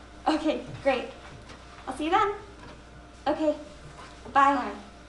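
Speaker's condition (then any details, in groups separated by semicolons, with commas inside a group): No condition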